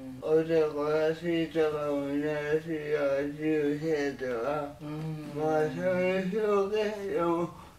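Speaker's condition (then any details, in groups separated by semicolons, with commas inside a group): Cerebral palsy; severe, uses a wheelchair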